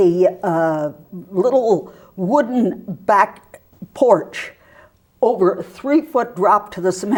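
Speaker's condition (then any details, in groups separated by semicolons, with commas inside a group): No condition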